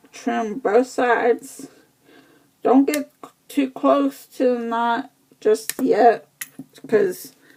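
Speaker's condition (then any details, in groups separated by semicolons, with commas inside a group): Cerebral palsy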